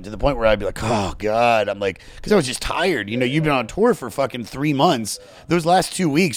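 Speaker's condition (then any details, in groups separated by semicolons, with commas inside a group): No condition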